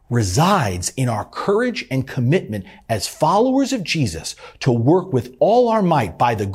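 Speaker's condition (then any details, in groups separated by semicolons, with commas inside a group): No condition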